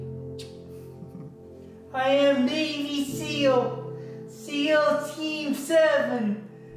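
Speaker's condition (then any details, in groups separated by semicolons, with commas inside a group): Traumatic brain injury; severe, car accident, initial coma, left side affected; about 2 years post-accident, hyperbaric oxygen, physical therapy, improving; speech and expression improved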